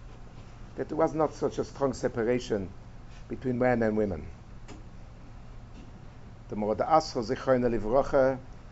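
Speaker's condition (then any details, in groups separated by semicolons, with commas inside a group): No condition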